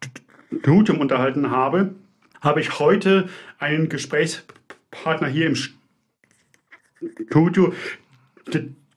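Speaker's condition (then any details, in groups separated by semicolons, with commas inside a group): Stuttering; developmental, lifelong, possibly inherited, father stuttered, brother fluent, logopedic speech therapy, constant since second grade; gets stuck mid-sentence, not always looking at listener; blocks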